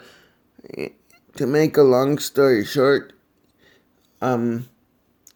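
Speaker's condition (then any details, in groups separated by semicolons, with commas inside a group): Cerebral palsy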